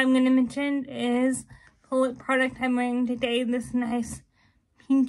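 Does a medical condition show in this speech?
Yes: cerebral palsy, spastic.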